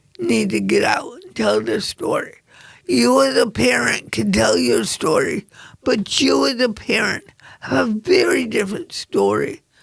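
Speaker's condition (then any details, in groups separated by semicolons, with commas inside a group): Cerebral palsy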